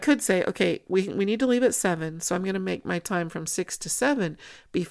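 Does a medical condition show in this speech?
No.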